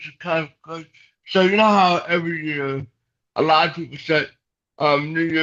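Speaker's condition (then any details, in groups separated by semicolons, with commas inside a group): Cerebral palsy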